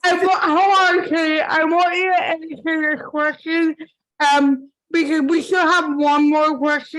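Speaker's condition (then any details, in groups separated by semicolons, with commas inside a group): Cerebral palsy; from birth; impaired speech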